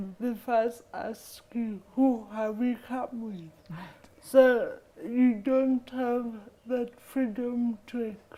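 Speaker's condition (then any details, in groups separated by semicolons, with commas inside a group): Cerebral palsy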